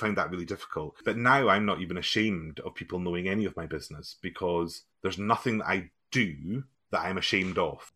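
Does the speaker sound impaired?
No.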